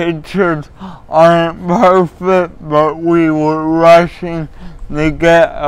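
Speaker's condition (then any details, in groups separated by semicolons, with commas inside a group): Cerebral palsy; voice often not understood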